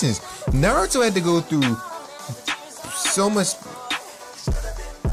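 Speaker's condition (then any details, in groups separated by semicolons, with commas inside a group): No condition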